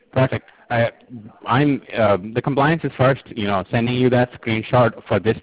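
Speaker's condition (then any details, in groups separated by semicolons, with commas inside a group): No condition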